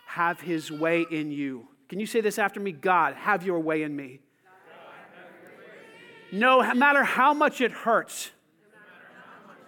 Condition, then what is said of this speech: None; typical speech.